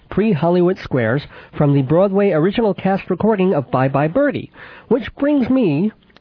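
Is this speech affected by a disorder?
Yes: cleft palate with lisp, mild; congenital cleft palate and cleft lip, could not nurse, infant operations, braces 10 years, therapy with Mrs. Adler; age 39, about 39 years since infant operations; mild residual lisp, sibilant s, voice not especially nasal, childhood consonants formed via sinuses, back of throat.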